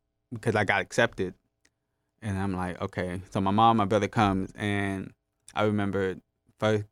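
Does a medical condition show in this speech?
Yes: hard of hearing, gentamicin-induced hearing loss; hearing loss caused by Gentamicin, right ear profound near deaf, left ear moderate, wears hearing aids; speech therapy due to hearing loss.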